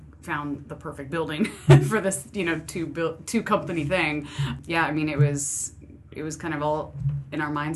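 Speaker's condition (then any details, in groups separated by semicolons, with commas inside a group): No condition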